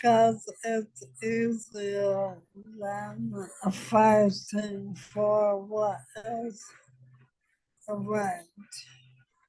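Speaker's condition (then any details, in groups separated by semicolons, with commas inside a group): ALS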